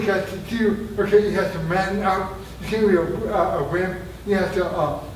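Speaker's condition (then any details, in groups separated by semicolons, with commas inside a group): Traumatic brain injury; near-fatal injury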